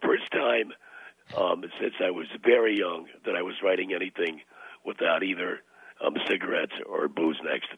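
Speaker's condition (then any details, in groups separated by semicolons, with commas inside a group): Throat cancer, partial laryngectomy; 80% of larynx removed, smoked and drank since age 12-14, since quit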